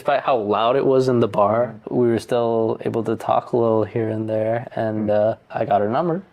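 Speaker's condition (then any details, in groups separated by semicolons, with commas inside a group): No condition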